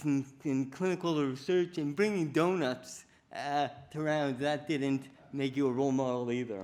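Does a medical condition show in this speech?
Yes: cerebral palsy; affects movement and speech, delayed walking and talking; diagnosed at age four.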